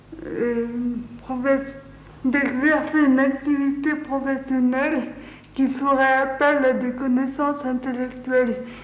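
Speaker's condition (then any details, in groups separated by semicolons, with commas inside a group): Cerebral palsy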